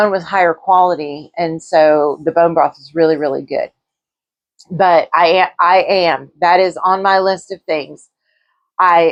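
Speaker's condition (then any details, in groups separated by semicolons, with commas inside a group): No condition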